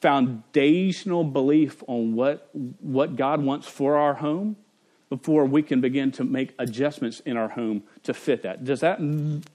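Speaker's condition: Stutter; stutter since age five, persisting through adulthood; stutters while giving a talk to parents; at times blocks and cannot say own name; repeated words, prolonged sounds

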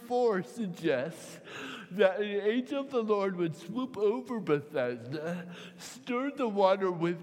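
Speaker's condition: Cerebral palsy; mild cerebral palsy from birth, hand tremor, typewriter for writing, torsional dystonia from eighth grade; head fell forward chin to chest, walking regained through swimming and swim therapy; can't speak right, voice hard to understand, must preface phone calls with strangers

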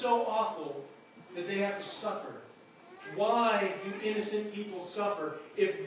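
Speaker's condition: No condition

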